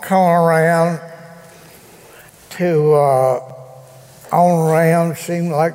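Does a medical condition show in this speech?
Yes: cerebral palsy; can no longer walk, disability after 30-some working years, Greensboro doctor said nothing can be done.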